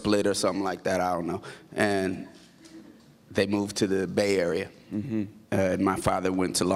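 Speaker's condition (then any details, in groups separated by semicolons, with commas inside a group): No condition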